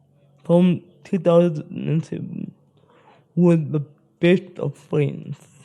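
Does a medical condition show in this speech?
Yes: spastic cerebral palsy.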